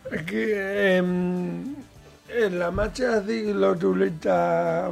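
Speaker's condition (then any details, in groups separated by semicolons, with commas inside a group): Cerebral palsy, mild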